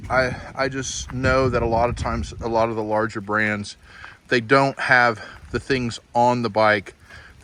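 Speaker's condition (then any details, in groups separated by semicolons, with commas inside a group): No condition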